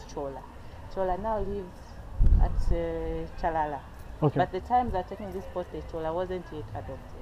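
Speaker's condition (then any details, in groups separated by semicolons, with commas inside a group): No condition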